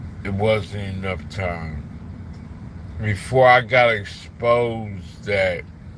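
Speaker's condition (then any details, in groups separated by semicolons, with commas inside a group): Slurred speech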